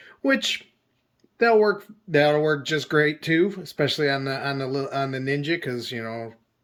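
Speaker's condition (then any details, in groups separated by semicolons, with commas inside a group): No condition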